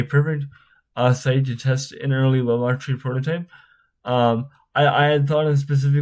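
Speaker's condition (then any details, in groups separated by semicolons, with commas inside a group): Spastic cerebral palsy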